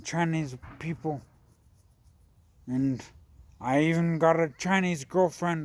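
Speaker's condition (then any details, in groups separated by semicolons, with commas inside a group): Traumatic brain injury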